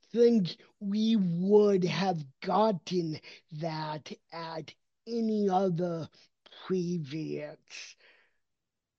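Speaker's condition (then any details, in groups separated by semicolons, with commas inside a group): Cerebral palsy; onset before three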